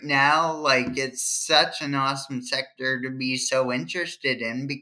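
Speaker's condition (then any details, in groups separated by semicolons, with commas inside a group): Cerebral palsy; plant work at MacArthur's nursery as therapy for hand movements and writing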